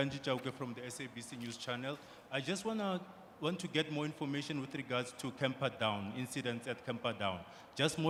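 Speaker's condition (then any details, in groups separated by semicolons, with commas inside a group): No condition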